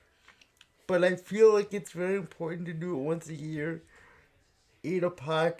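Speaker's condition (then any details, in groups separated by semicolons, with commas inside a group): Cerebral palsy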